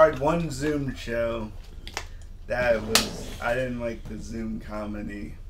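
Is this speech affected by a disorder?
Yes: cerebral palsy; lifelong atypical speech.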